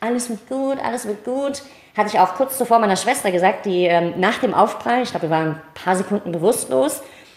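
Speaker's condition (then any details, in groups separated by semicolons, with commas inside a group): Cleft palate, mild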